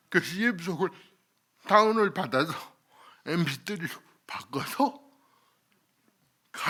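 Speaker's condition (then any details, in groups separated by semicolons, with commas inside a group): Cerebral palsy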